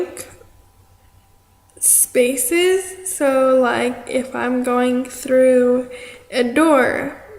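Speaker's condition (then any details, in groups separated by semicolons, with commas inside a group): Cerebral palsy; affects arm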